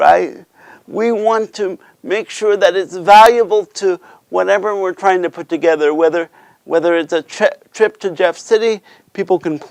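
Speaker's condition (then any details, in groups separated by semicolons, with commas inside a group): Cerebral palsy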